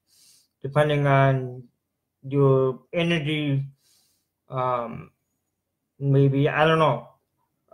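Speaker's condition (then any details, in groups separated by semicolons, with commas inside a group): Cerebral palsy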